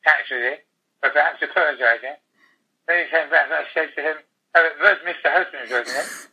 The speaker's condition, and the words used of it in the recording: Tongue cancer surgery. Unfortunately, my speech has made it harder and harder after they removed my tongue.